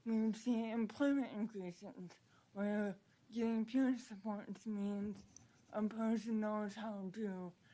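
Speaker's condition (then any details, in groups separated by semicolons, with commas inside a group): Cerebral palsy; present from birth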